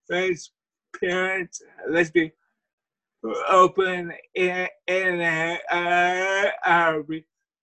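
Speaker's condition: Cerebral palsy; wheelchair user; speech impediment

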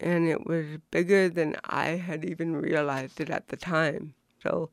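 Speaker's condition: Cerebral palsy; spinal cord surgery C1 to C7, relearned walking, titanium neck, hearing impaired, affects movement and walking; affects way of talking, intentionally speaks as well as possible, grammatically correct

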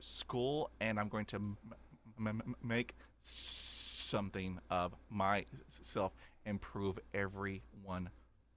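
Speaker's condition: Stuttering; stutter since about age 5 after shock and trauma, mute one year, 20 years speech therapy; age 51, over 40 years stuttering, still stutters, school speech therapy in Corpus Christi, Texas; stutter persists, blocks and repetitions since childhood, fluent when whispering, using accents or acting; prolonged sounds, blocks

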